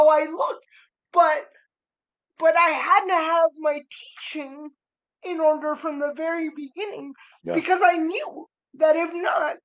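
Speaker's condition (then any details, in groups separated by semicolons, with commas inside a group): Cerebral palsy; spastic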